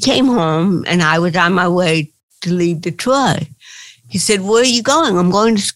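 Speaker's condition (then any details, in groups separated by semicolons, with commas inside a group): Cerebral palsy; since birth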